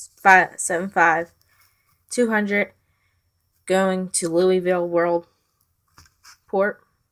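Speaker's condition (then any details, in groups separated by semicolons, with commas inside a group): No condition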